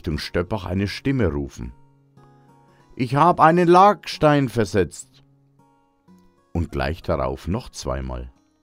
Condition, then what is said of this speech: None; typical speech.